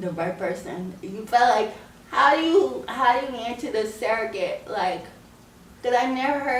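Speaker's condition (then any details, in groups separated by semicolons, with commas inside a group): Cerebral palsy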